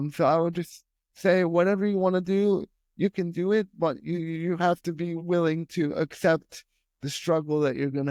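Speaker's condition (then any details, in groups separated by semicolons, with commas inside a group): Spastic quadriplegic cerebral palsy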